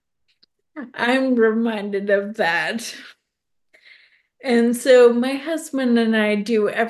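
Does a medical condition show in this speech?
Yes: ALS; progressive neurological disease, tongue fasciculations.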